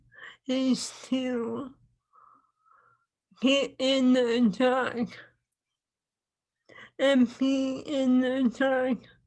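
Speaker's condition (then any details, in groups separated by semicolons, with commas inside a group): ALS; swallowing lost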